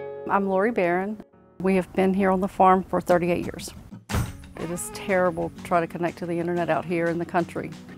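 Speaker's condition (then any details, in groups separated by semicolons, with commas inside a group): No condition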